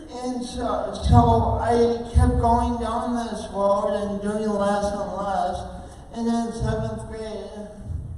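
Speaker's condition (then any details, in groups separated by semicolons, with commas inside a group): Oxygen-related condition, speech impairment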